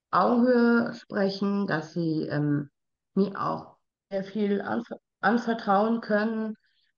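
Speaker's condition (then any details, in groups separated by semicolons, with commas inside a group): Down syndrome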